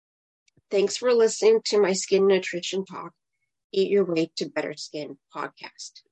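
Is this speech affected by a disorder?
No.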